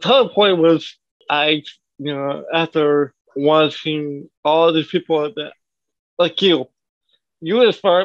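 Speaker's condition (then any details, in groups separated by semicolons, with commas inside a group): Cerebral palsy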